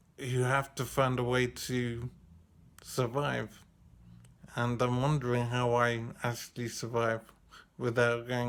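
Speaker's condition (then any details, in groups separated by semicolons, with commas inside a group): Brain injury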